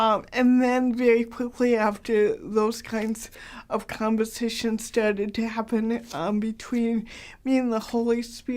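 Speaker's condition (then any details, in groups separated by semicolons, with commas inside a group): Cerebral palsy; very mild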